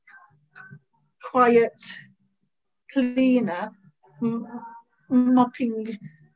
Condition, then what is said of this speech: Stuttering. It's only when I get anxious.